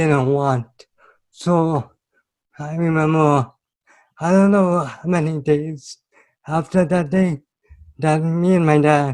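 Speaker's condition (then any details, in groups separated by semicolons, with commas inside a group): Cerebral palsy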